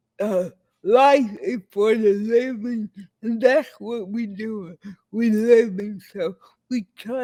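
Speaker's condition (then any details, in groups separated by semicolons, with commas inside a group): Cerebral palsy; speech impairment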